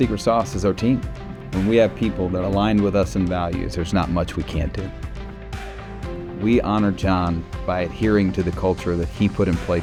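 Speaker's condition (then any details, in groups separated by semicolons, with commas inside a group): No condition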